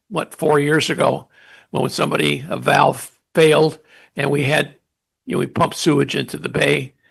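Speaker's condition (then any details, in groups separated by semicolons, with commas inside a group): No condition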